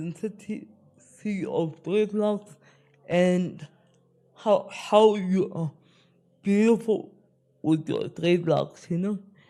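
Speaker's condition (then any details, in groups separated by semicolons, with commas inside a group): Spastic cerebral palsy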